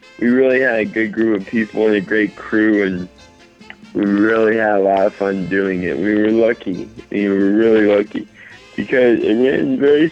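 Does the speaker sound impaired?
Yes: mild cerebral palsy.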